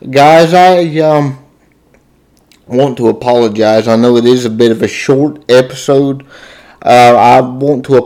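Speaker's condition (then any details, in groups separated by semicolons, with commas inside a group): Cerebral palsy, spastic diplegia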